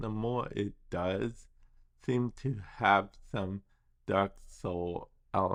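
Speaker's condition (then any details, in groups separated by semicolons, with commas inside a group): Cerebral palsy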